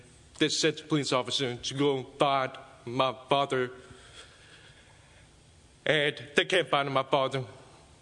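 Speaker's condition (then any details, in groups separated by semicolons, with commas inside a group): Deafness; deafness from early childhood in China, untreated ear infections, scar tissue in ears; speaks, understood by most people; deaf and mute as a child, now speaks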